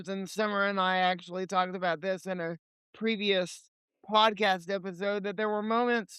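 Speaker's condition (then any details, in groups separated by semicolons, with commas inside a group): Cerebral palsy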